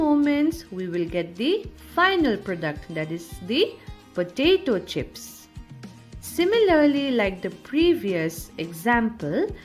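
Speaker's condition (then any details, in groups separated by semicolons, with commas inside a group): No condition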